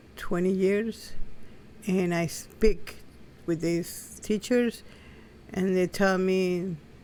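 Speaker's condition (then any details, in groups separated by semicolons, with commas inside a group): No condition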